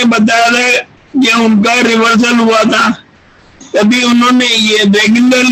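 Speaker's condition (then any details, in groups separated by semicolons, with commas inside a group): Motor neurone disease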